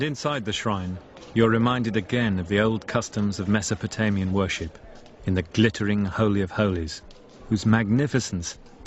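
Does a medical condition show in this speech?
No.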